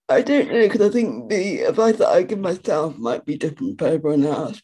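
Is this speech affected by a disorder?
Yes: quadriplegic cerebral palsy; present from birth, muscles move uncontrollably; physiotherapy, riding at local RDA recommended by physiotherapist, riding gives temporary relief.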